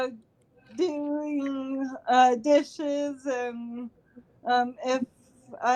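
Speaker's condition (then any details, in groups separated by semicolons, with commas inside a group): Cerebral palsy; since birth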